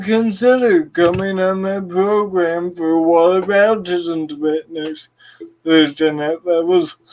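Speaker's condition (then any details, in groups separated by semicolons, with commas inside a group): Cerebral palsy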